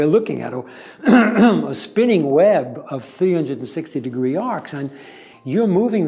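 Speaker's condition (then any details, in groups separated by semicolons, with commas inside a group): No condition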